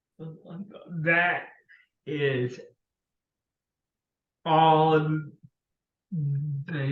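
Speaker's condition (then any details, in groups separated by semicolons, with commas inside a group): Cerebral palsy; speech impediment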